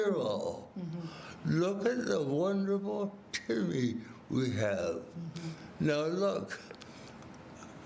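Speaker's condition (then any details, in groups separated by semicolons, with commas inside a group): Cerebral palsy; lifelong; speaks slowly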